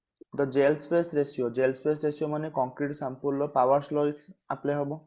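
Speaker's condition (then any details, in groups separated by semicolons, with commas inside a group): No condition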